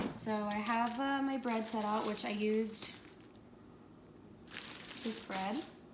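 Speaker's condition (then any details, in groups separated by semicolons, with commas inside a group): No condition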